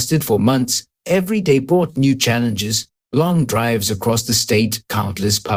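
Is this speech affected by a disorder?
No.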